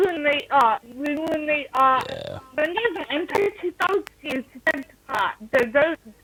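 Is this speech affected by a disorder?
Yes: cerebral palsy.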